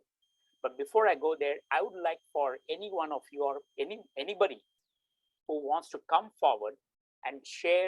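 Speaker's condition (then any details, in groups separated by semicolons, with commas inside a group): No condition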